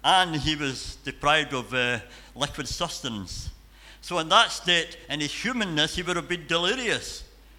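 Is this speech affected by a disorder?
Yes: cleft palate and cleft lip.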